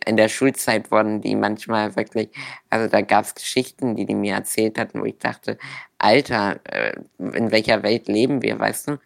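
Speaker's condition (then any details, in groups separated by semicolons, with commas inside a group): Duchenne muscular dystrophy; inherited, progressive muscle wasting, known since primary school, wheelchair user from the start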